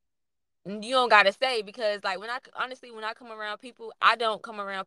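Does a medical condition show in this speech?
No.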